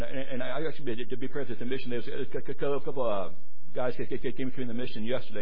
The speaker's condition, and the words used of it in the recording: Stuttering. But did I tell you that they finally figured out why I stutter?